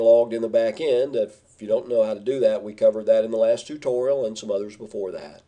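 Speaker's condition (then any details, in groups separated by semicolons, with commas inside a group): No condition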